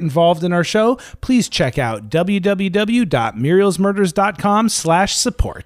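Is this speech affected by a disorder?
No.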